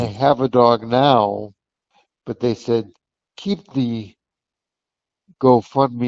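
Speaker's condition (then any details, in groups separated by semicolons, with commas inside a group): Cerebral palsy; since birth; walked with crutches long time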